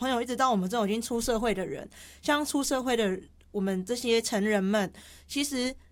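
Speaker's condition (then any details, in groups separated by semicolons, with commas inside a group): Hearing loss; takes part in 蒲公英 hearing-impaired association; clear articulation per host, self-reports sometimes slightly unclear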